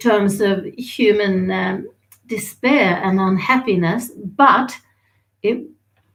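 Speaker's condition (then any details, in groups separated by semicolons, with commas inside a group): No condition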